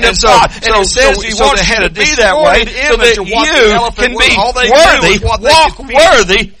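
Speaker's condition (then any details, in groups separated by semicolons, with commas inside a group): No condition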